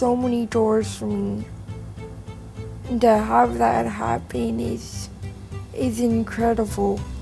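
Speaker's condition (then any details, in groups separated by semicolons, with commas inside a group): Cerebral palsy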